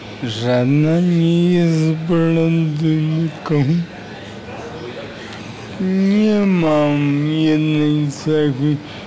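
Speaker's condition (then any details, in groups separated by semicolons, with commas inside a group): Aphasia; walks with crutch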